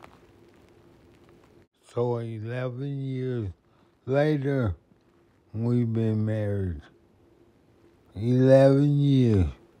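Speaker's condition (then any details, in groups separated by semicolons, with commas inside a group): Multiple sclerosis; affects left side and voice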